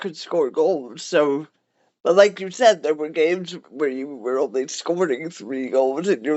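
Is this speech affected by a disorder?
Yes: cerebral palsy; cerebral palsy, wheelchair.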